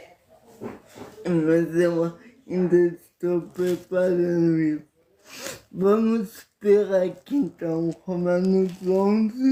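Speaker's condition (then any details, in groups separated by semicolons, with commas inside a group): Paralysis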